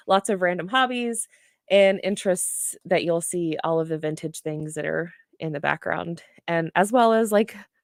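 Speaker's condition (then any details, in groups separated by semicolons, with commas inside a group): No condition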